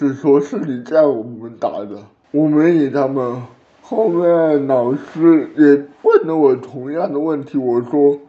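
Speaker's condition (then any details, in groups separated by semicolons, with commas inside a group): Cerebral palsy; blue at birth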